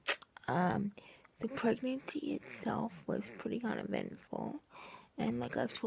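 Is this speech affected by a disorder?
Yes: cerebral palsy, triplegia.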